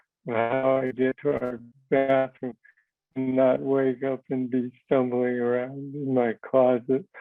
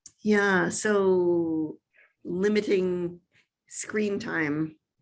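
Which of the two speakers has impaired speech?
The first: Parkinson's; tremor, deep brain stimulation implant; about 22 years since onset, deep brain stimulation nearly 15 years.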